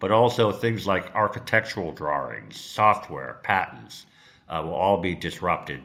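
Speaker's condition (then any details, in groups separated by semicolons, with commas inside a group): No condition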